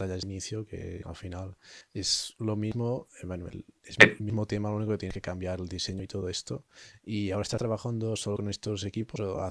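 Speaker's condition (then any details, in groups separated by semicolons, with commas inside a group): No condition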